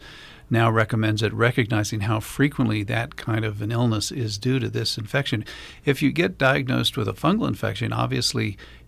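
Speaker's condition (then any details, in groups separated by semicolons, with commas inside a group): No condition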